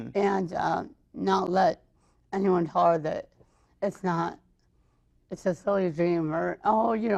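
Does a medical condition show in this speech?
Yes: cerebral palsy, mild.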